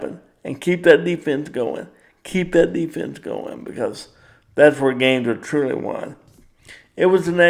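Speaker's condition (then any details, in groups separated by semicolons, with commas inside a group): Cerebral palsy; power wheelchair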